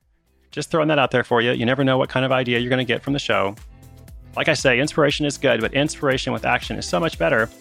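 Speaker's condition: No condition

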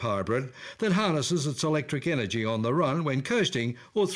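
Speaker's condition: No condition

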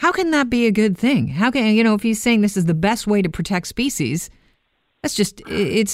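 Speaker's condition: No condition

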